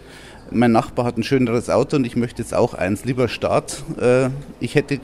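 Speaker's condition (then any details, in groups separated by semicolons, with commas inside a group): No condition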